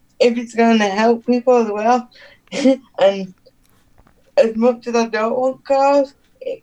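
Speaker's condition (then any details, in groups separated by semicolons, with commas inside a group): Cerebral palsy; needs adapted housing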